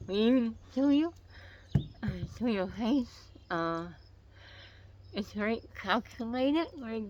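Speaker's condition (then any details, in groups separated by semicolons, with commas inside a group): Oral cancer; tracheostomy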